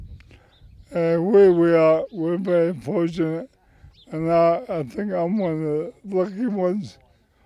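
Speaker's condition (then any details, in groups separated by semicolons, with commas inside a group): MND; terminal, whole body affected, muscle wastage; about 4.5 years since onset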